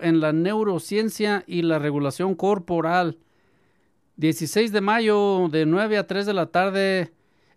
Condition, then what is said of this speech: None; typical speech.